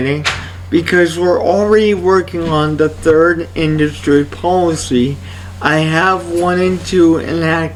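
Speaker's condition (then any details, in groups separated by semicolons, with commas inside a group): Cerebral palsy; only one hand usable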